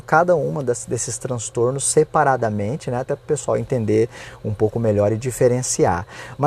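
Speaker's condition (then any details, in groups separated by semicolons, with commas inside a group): No condition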